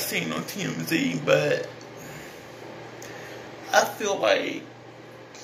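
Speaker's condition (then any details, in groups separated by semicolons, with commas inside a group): Cerebral palsy; speech is not the best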